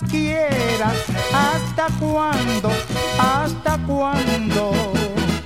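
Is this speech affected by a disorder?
No.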